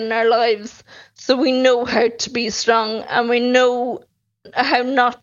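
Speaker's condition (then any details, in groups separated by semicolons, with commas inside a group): Friedreich's ataxia; campaigning for access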